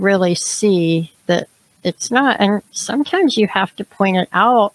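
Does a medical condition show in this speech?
Yes: cleft palate, severe; unclear speech at school age, early extreme breathing difficulties, feeding problems.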